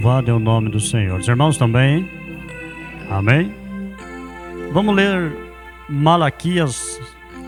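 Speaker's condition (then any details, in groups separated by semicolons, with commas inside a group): No condition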